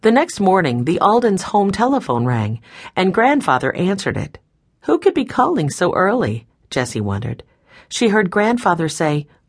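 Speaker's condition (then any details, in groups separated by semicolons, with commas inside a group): No condition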